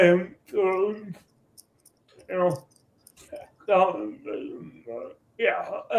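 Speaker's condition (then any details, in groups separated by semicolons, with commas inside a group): Cerebral palsy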